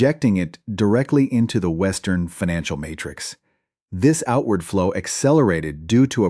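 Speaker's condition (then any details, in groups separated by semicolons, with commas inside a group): No condition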